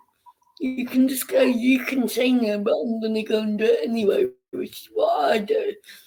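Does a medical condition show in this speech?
Yes: cerebral palsy.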